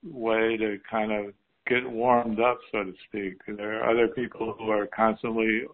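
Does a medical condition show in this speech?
Yes: Parkinson's; some symptoms gradually improved with persistent proactive self-care.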